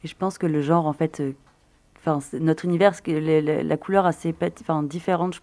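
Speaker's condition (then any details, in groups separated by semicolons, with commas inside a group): No condition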